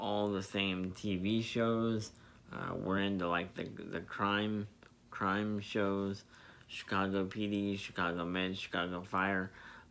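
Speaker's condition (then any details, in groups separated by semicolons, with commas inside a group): Spastic diplegia cerebral palsy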